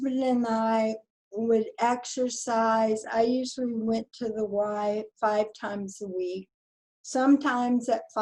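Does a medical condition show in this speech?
Yes: ALS; onset with balance loss, backward falls; voice weakening, voice banking begun.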